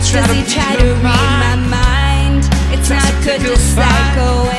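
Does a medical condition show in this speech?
No.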